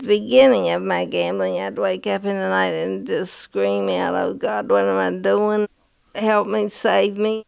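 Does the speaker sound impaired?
Yes: Parkinson's disease; onset early 50s, first sign full body tremor and fall, Requip treatment, dose raised over years; Requip stopped by neurologist, tremors much worse, trouble walking, uses cane and walker.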